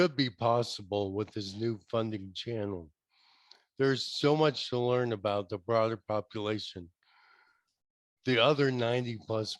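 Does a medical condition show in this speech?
Yes: ALS.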